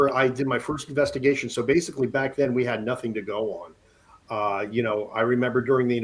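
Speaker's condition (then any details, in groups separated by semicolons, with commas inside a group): No condition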